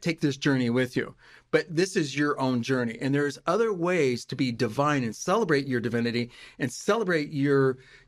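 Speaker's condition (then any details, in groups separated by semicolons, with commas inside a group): No condition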